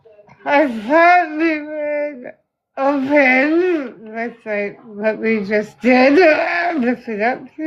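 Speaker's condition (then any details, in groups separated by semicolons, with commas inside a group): Spinal muscular atrophy type 2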